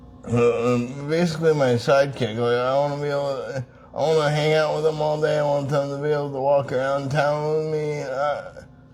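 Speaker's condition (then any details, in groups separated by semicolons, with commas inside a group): Traumatic brain injury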